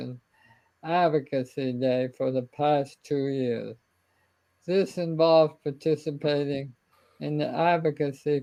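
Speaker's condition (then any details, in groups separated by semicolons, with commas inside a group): ALS; limb onset sporadic form; speech and swallowing trouble, weaker voice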